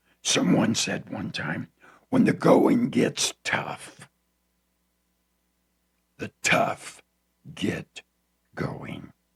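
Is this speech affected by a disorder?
Yes: throat cancer; tracheostomy tube.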